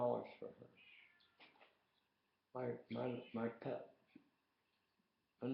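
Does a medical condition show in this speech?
Yes: tongue cancer.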